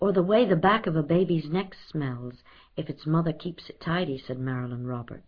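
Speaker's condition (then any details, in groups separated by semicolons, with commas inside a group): No condition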